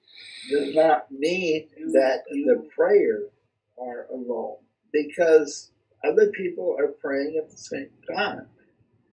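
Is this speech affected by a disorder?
Yes: cerebral palsy; speech not affected.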